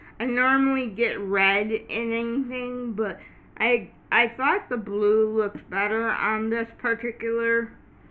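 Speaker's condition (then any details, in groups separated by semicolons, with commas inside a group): Cerebral palsy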